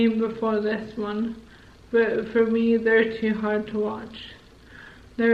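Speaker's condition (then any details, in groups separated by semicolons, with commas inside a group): Motor neurone disease; onset in left hand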